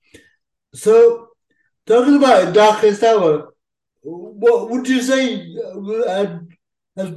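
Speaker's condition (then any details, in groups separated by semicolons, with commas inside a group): Cerebral palsy; uses a wheelchair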